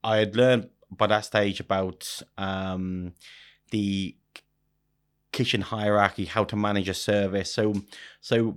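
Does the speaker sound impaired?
Yes: stutter; about five times worse when speaking German; here repeated words, blocks.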